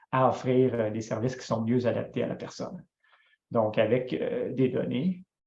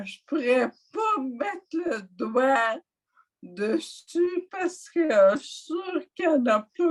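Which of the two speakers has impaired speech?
The second: mild dysarthria; mild dysarthria, not understood by voice assistant.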